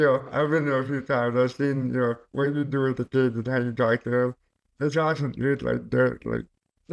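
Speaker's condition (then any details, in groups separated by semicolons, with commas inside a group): Cerebral palsy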